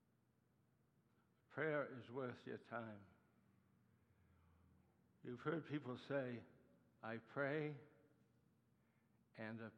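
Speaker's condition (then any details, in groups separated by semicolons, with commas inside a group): Parkinson's disease; Parkinson's attacks muscles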